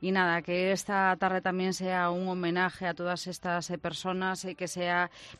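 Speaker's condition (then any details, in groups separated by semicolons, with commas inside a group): No condition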